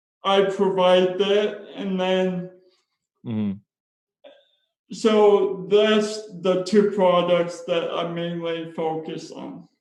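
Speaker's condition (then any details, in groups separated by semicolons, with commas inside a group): Spastic cerebral palsy; speech impairment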